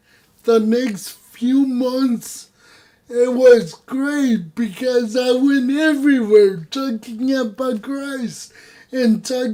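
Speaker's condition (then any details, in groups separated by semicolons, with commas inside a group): Cerebral palsy; no voice control, unusual voice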